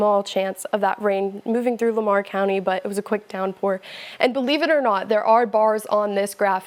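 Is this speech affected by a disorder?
No.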